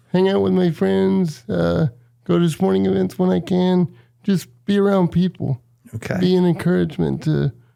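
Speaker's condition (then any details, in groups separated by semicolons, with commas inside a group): Cerebral palsy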